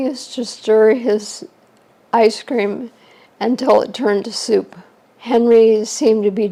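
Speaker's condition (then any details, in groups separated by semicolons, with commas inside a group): ALS; shortly after diagnosis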